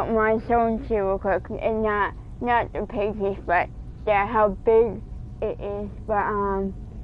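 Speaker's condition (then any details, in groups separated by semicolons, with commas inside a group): Cerebral palsy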